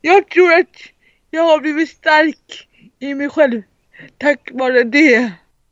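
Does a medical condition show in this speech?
Yes: cerebral palsy; severe, wheelchair user.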